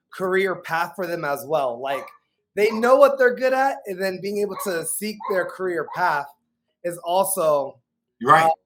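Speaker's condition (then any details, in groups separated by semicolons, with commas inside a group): No condition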